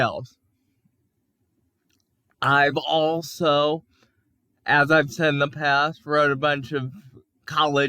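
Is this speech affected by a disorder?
Yes: cerebral palsy; can speak.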